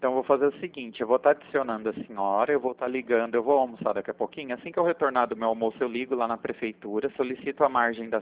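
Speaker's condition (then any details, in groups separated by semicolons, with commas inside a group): No condition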